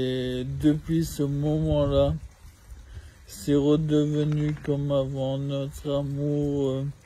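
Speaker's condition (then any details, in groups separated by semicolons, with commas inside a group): ALS (maladie de Charcot); needs home care aide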